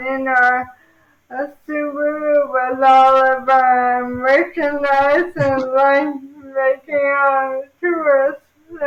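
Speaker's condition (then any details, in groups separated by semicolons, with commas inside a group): ALS; sporadic form, onset in pinky finger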